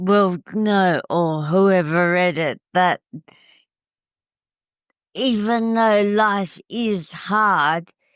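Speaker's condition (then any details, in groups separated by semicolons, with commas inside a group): Cerebral palsy; uses wheelchair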